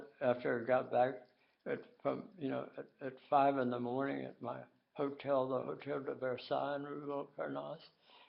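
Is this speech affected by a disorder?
Yes: tongue cancer.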